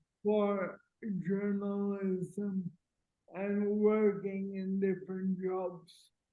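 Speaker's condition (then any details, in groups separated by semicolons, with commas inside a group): Cerebral palsy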